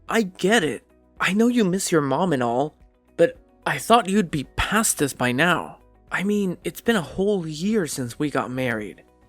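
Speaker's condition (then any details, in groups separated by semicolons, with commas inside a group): No condition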